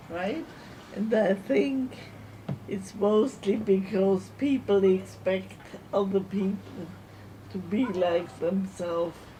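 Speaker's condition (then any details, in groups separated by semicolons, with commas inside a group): Multiple sclerosis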